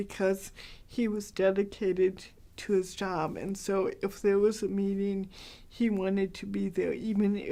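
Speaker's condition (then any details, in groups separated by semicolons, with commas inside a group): Cerebral palsy, mild; hard to understand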